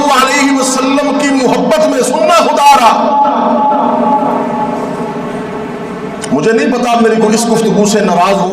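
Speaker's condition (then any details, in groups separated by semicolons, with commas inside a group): No condition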